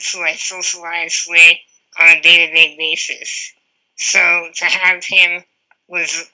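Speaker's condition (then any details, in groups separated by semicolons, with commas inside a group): Spinal muscular atrophy; wheelchair user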